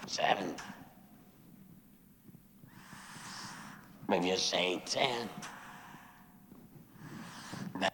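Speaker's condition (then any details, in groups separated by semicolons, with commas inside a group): Laryngectomy after throat cancer; likened to kazoo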